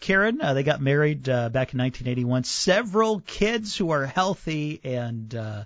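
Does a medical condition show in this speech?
No.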